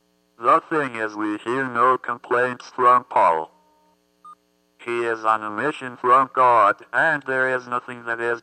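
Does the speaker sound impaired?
Yes: athetoid cerebral palsy; birth oxygen loss over an hour, motor brain injury, constant muscle movement, thumb surgery; couldn't express self first 6 years, family couldn't understand, speech therapist Judy, communication box.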